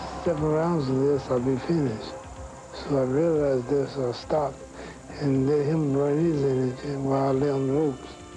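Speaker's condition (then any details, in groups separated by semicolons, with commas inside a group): Parkinson's syndrome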